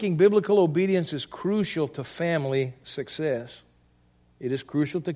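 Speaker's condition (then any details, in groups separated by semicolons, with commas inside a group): No condition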